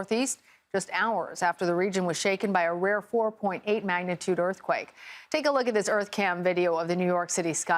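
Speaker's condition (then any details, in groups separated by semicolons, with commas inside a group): No condition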